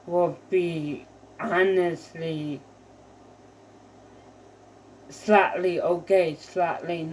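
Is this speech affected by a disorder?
Yes: mild cerebral palsy.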